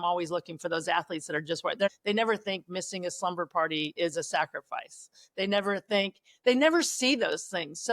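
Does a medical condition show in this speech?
No.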